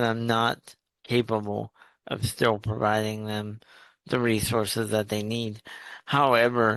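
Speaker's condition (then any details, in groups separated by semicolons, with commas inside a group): Cerebral palsy; voice and speech differ, uncontrollable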